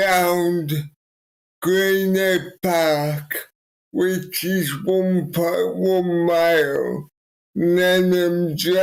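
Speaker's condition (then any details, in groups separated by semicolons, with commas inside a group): Cerebral palsy; walking much harder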